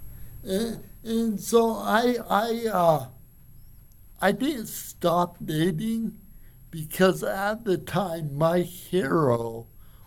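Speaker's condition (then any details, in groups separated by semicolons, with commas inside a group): Cerebral palsy; from birth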